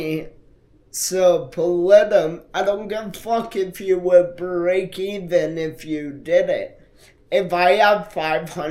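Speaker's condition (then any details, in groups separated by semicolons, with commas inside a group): Multiple sclerosis; affects hands and left arm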